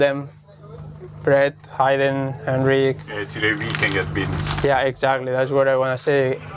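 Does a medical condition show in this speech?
No.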